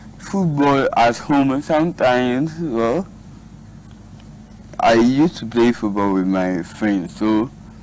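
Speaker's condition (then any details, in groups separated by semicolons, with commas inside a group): Cerebral palsy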